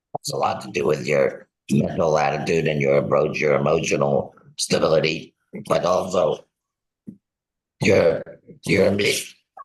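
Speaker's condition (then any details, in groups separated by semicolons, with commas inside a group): Laryngectomy; total laryngectomy and glossectomy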